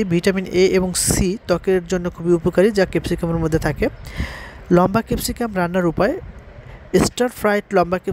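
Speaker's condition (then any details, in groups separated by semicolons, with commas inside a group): No condition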